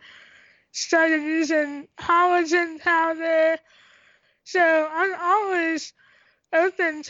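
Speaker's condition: Tracheostomy; congenital cystic hygroma of head and neck, lymphatic system, cysts in airway and esophagus, 50-60 surgeries; age 28, tracheostomy and stomach feeding tube since few days old, breathes through neck tube; doctors predicted never talking, learned to talk, unable to swallow, breathing effortful when running

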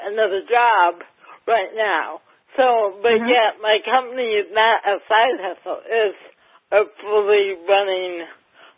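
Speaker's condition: Cerebral palsy, mild

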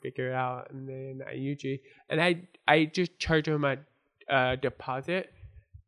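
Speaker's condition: Born deaf; congenital deafness from birth

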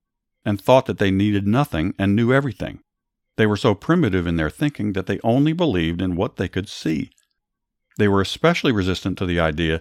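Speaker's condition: No condition

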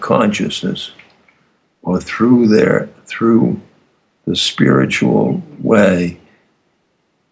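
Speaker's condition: Aphasia after stroke; words come out slowly, long silences, slow to answer, hard to weave complex stories

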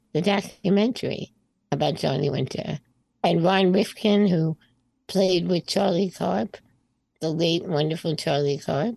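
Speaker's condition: Spinal muscular atrophy type 2; breathing, speaking and singing much stronger since medication, functions declining before it

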